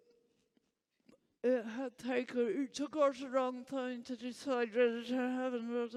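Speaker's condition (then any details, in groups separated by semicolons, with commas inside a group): Huntington's disease; progressing, earlier early manifest, experimental drug stopped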